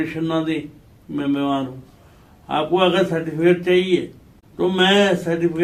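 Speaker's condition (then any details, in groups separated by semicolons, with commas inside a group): Cerebral palsy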